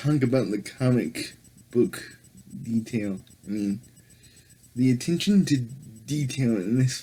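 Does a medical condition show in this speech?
Yes: cerebral palsy; able to speak.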